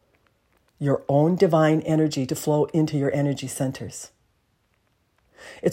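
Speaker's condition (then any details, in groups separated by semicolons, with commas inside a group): No condition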